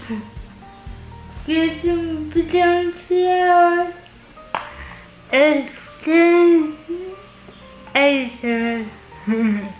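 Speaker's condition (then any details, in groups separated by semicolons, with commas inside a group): Cerebral palsy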